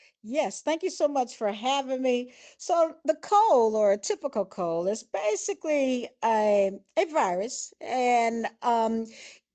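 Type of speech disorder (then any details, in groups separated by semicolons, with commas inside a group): None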